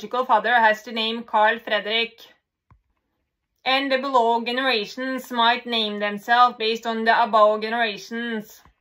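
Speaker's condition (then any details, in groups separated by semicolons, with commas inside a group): No condition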